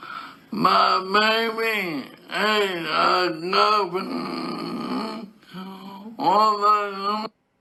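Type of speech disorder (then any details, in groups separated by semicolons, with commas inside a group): Flaccid dysarthria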